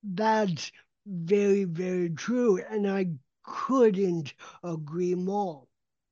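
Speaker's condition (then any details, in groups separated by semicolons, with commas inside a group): Cerebral palsy; spastic cerebral palsy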